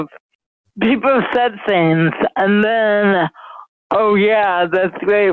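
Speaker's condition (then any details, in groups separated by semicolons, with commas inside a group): Mild cerebral palsy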